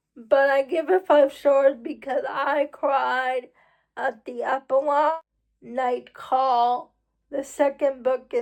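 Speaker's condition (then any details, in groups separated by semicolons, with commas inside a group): Cerebral palsy; uses wheelchair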